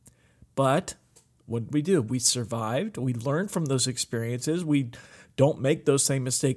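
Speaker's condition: No condition

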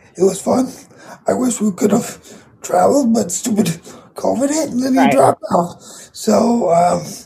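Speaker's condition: Cerebral palsy; condition audible in voice

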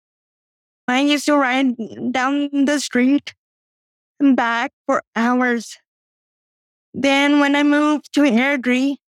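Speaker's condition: Cerebral palsy; walks with walker

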